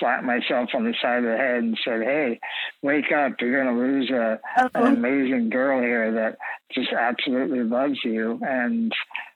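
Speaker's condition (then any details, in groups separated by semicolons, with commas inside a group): Spinal muscular atrophy type 2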